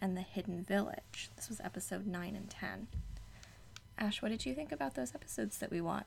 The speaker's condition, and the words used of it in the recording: None; typical speech.